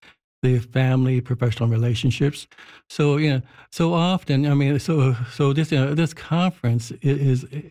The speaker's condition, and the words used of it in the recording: Stuttering. The primary characteristic is what I'm doing now, and that's the repetitions, prolongations, and blocks.